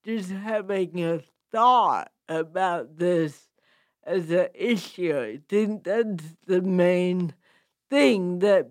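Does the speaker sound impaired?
Yes: cerebral palsy with speech impediment; speaks and moves strangely.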